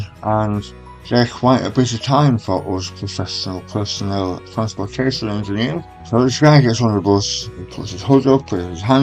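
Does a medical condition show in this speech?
Yes: stage 4 tongue cancer, hemiglossectomy.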